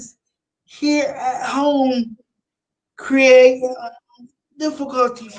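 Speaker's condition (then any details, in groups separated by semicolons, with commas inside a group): Cerebral palsy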